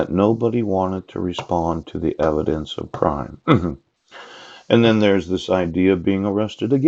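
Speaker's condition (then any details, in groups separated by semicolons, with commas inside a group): No condition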